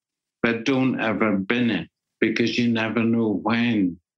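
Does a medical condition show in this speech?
Yes: Parkinson's disease; deep brain stimulation surgery, two brain implants with controller, lifelong essential tremor, diagnosis took about 15 months; symptoms regulated by stimulation, balance iffy, uses a cane, records poetry readings to help; voice going, can no longer sing or do theatre.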